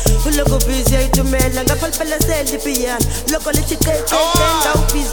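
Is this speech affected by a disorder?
No.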